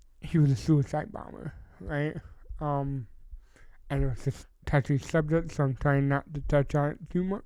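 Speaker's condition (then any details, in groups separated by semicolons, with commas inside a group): Cerebral palsy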